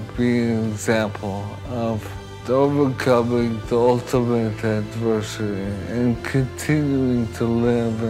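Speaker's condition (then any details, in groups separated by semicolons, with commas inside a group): ALS; voice sounds ill, voice loss expected, voice banked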